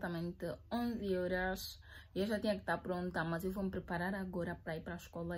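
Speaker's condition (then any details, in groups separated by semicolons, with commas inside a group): No condition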